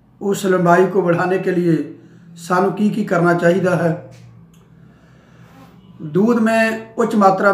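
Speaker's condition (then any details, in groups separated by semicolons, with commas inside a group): No condition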